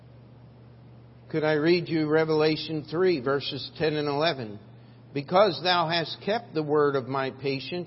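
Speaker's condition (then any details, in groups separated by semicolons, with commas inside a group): No condition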